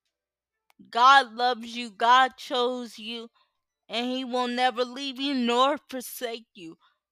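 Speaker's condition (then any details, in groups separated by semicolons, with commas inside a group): Cerebral palsy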